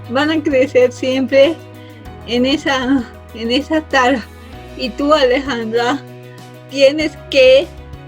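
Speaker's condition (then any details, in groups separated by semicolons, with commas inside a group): Cerebral palsy from birth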